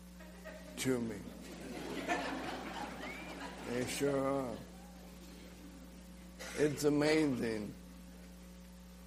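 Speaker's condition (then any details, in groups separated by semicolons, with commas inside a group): ALS; ALS (amyotrophic lateral sclerosis, Lou Gehrig's), nerve disease attacking nerves and muscles; diagnosed last summer, end of life approaching, muscles quickly stopping working, legs affected, drops things; slurred, slow speech, choking, spitting, swallowing problems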